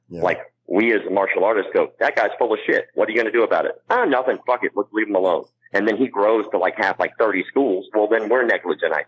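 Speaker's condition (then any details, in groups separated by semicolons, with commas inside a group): Cleft palate; congenital cleft palate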